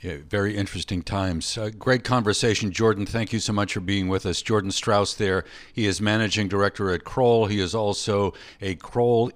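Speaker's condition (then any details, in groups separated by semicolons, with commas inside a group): No condition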